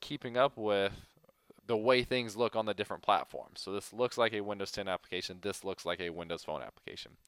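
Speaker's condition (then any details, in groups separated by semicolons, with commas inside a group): No condition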